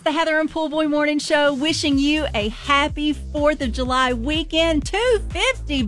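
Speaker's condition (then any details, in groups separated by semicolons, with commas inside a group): No condition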